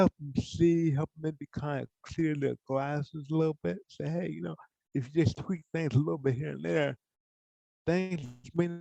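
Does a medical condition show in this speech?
Yes: cerebral palsy; from birth, poor hand use.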